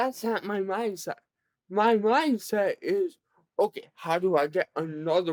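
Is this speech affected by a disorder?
Yes: cerebral palsy; present from birth, severe.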